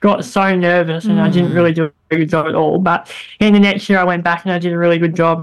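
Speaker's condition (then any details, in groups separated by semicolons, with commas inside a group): Bilateral cleft lip and palate; congenital bilateral cleft lip and palate, operations from three months, hip bone graft, throat operation; childhood voice squeaky, very airy, nasal, lifelong speech therapy, braces in teens, much improved since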